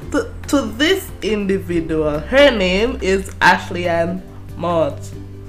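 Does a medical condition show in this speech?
Yes: cerebral palsy.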